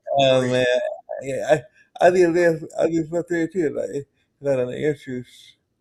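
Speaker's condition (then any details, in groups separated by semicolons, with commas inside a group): Cerebral palsy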